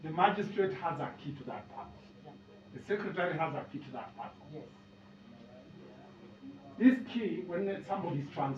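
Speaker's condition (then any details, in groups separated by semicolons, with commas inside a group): No condition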